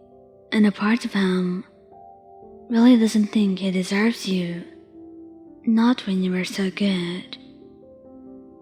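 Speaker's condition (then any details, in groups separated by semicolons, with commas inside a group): No condition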